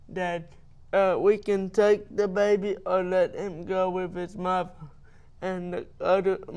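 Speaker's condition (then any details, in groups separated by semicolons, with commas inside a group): Cerebral palsy; caused by accident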